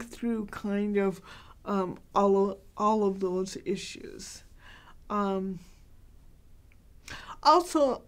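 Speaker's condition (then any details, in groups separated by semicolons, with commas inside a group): Cerebral palsy, mild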